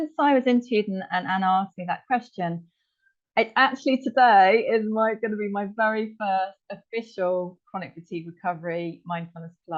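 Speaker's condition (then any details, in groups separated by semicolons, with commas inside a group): No condition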